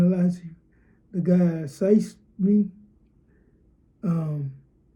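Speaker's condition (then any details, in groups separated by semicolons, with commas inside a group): Cerebral palsy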